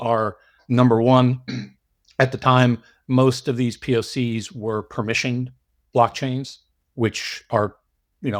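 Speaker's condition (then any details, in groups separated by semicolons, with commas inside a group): No condition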